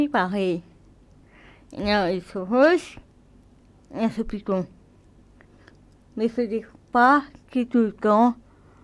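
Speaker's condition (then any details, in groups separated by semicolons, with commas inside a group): Cerebral palsy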